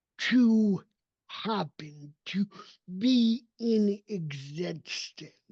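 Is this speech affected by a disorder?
Yes: cerebral palsy; premature birth.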